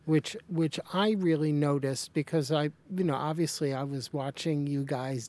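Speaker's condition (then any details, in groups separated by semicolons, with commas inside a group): No condition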